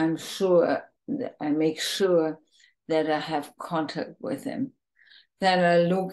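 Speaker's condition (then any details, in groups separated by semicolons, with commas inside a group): ALS, bulbar form, bulbar onset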